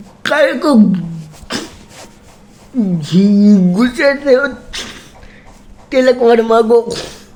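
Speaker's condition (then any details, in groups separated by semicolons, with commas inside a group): Cerebral palsy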